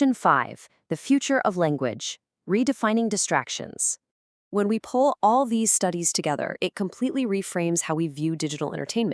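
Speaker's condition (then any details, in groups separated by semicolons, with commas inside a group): No condition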